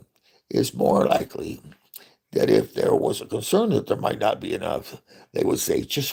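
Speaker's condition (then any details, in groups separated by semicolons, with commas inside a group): Parkinson's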